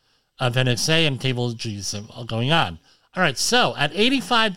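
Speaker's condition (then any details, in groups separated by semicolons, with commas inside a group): Cleft lip and palate; hearing checked this morning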